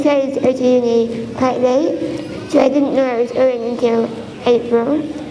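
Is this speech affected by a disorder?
Yes: spinal muscular atrophy.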